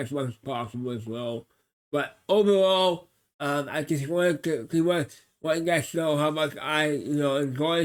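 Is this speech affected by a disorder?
Yes: cerebral palsy.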